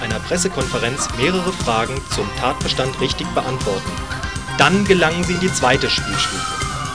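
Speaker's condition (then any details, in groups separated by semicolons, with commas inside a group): No condition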